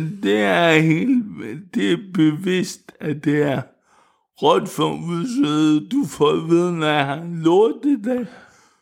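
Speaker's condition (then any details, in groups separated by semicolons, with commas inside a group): Cerebral palsy; wheelchair user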